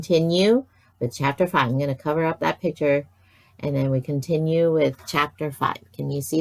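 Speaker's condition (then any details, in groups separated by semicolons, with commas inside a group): No condition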